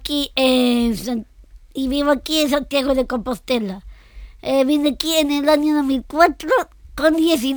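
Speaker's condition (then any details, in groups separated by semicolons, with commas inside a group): Down syndrome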